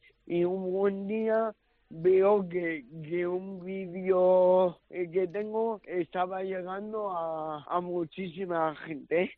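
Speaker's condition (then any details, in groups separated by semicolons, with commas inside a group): Cerebral palsy; no intellectual disability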